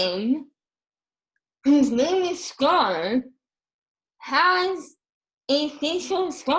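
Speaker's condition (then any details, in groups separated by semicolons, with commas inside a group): Moebius syndrome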